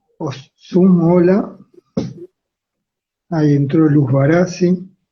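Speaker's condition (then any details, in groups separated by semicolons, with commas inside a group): No condition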